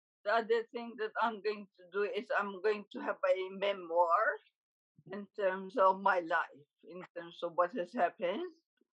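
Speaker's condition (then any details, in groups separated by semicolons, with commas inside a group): Huntington's disease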